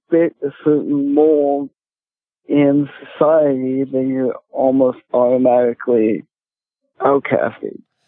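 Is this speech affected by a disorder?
Yes: cerebral palsy; speech affected.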